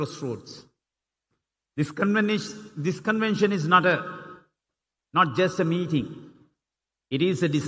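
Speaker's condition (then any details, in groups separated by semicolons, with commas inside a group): No condition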